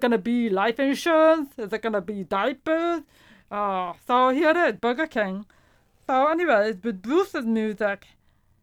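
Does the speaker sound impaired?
Yes: profound deafness; feedback over hearing aids.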